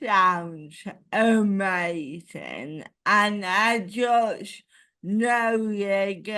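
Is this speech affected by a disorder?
Yes: cerebral palsy; ataxic type.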